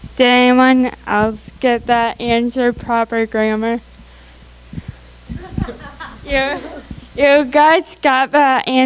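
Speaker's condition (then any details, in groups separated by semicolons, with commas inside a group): Cerebral palsy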